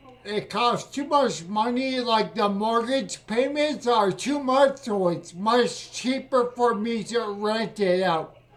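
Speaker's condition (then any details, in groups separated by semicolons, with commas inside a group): Spinocerebellar ataxia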